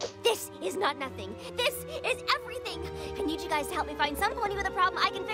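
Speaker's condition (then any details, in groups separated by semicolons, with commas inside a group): No condition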